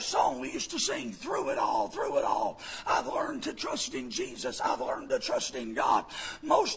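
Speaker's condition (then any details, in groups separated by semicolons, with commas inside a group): Vocal fold paralysis, bilateral; speaks with false vocal folds; false folds compensate for voicing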